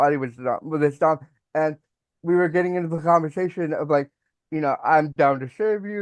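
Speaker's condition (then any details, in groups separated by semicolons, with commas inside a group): Cerebral palsy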